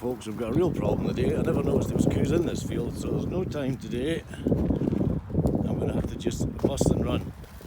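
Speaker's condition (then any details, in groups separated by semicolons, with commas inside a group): No condition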